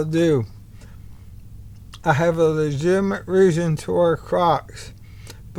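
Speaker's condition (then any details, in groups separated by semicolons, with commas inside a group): ALS; bulbar-upper onset, tongue, arms, chest, spreading to diaphragm; confirmed, pulmonary specialist, only half a breath; speech degraded, barely able to talk, half-breath capacity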